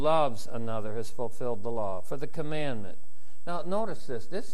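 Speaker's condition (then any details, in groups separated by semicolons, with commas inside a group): No condition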